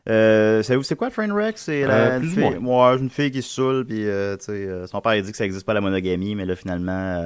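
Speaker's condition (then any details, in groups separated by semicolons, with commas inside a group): No condition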